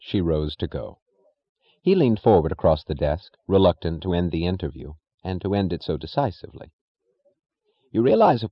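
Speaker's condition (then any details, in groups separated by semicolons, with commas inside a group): No condition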